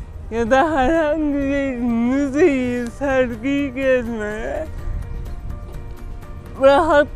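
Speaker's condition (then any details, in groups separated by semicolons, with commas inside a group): Cerebral palsy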